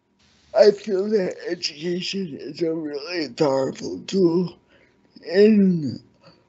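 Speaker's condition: Cerebral palsy; cerebral palsy since childhood

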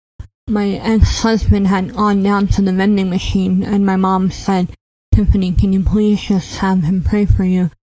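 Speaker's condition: Cleft palate; congenital

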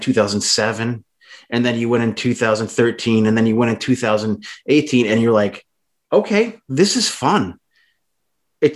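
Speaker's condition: No condition

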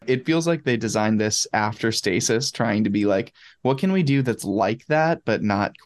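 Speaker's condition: No condition

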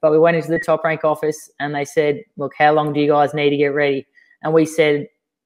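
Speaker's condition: No condition

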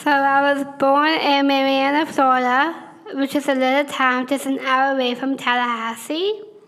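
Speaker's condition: Down syndrome; congenital

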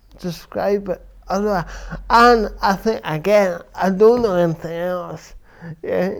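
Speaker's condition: Cerebral palsy; from birth; affects verbal speech

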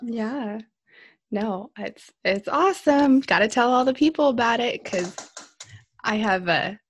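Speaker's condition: No condition

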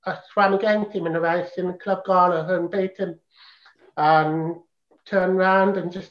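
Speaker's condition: Profound deafness, congenital profound deafness; combines lip reading and listening

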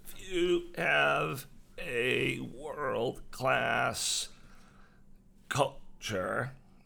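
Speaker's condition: Voice disorder; acquired voice disorder

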